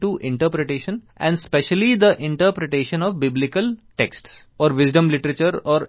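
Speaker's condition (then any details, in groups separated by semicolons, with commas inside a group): No condition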